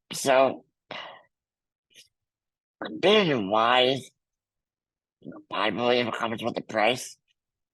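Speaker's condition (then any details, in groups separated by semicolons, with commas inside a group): Muscular dystrophy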